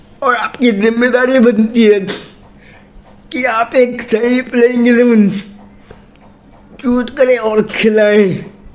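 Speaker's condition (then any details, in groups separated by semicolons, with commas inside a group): Cerebral palsy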